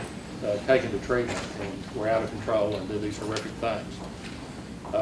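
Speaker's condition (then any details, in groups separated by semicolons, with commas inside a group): No condition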